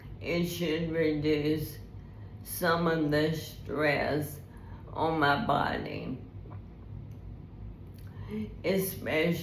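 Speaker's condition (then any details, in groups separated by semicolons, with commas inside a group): ALS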